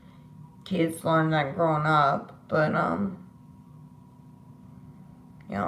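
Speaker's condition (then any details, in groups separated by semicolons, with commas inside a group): Disability causing slurred speech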